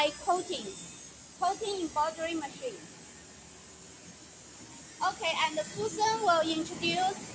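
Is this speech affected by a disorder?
No.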